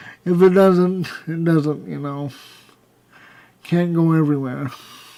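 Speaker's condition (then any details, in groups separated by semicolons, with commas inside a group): Cerebral palsy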